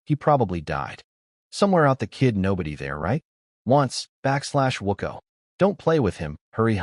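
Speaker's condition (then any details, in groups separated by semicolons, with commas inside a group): No condition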